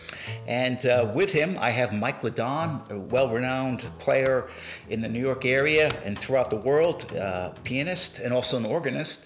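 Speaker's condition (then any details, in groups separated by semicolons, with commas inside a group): No condition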